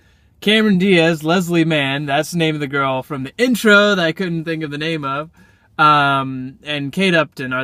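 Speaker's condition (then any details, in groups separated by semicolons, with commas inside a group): No condition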